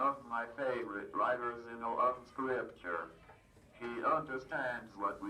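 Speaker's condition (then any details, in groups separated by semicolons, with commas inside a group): Cerebral palsy, athetoid; speech hard to understand, used picture book, communication box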